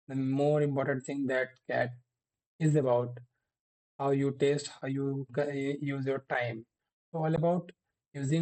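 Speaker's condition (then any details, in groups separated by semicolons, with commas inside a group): No condition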